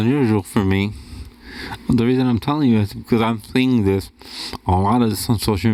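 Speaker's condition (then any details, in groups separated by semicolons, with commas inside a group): Cerebral palsy; wheelchair user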